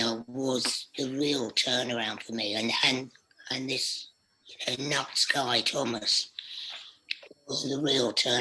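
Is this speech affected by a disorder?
Yes: laryngectomy; voice box surgically removed.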